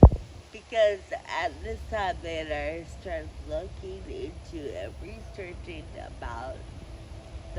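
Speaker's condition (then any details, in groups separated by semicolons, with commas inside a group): Friedreich ataxia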